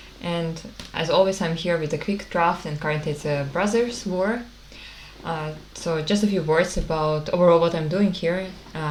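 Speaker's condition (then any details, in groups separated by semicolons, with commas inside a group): No condition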